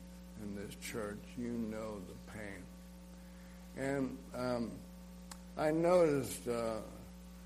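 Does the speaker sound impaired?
Yes: ALS; diagnosed last summer, end of life approaching, muscles quickly stopping working, legs affected, drops things.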